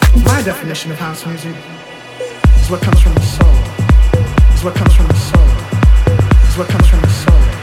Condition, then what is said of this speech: None; typical speech.